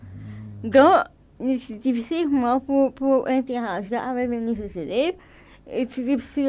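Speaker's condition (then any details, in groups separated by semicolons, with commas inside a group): Cerebral palsy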